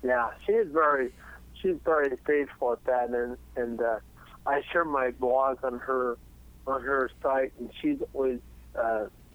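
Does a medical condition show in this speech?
Yes: cerebellar ataxia; diagnosed about 12 years ago, cerebellum two thirds missing on MRI, tested for hereditary Friedreich's form, dad's-side family history, cause unknown.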